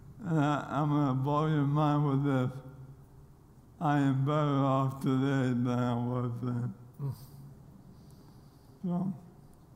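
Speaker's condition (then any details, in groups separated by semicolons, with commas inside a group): ALS; losing ability to speak clearly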